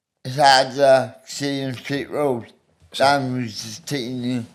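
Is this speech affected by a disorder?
Yes: medication-induced speech impediment.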